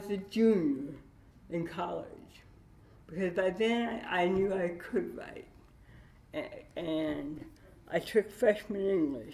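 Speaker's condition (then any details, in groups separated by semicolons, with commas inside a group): Cerebral palsy with dystonia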